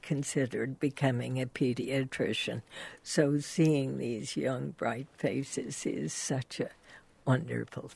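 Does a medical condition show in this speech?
Yes: spasmodic dysphonia; requires hard work.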